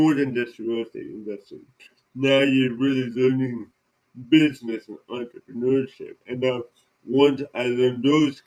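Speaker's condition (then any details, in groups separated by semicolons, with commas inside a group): Cerebral palsy; present from birth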